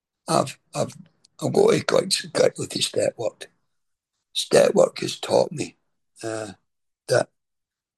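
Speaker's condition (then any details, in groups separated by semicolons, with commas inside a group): Throat cancer treatment effects; deep voice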